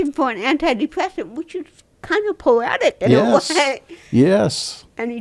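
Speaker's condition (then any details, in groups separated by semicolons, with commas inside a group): Cerebral palsy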